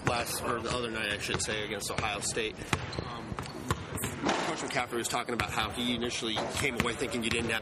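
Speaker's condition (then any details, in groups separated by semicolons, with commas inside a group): No condition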